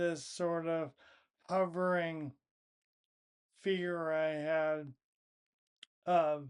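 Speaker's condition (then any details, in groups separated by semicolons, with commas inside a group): Primary lateral sclerosis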